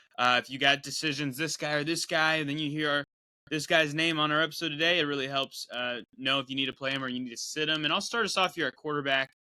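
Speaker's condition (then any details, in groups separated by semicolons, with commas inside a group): No condition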